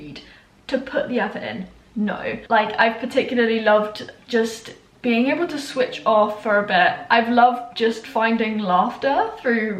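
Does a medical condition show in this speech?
No.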